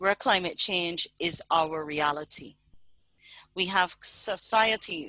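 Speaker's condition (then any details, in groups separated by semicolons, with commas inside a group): No condition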